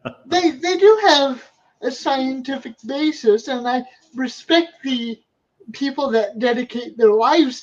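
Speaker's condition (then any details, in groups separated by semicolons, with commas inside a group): Cerebral palsy; wheelchair user, physical therapy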